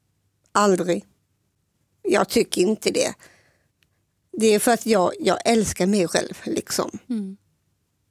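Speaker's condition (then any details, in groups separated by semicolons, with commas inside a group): Down syndrome; lifelong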